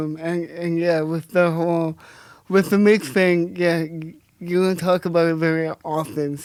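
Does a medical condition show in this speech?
Yes: cerebral palsy.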